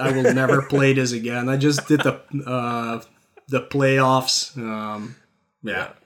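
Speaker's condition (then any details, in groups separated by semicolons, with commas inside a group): No condition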